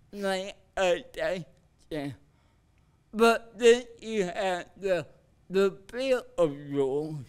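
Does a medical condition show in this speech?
Yes: cerebral palsy.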